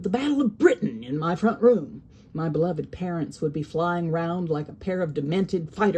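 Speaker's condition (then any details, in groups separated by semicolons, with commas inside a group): No condition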